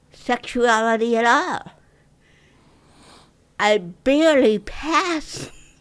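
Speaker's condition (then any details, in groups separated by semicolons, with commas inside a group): Cerebral palsy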